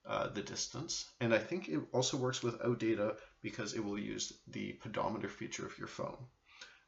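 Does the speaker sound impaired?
No.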